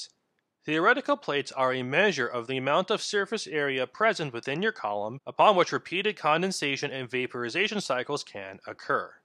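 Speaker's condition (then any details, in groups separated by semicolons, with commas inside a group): No condition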